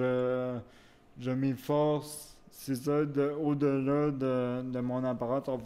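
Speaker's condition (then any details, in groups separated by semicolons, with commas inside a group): Cerebral palsy; wheelchair use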